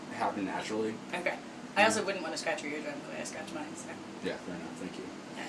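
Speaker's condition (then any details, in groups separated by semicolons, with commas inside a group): No condition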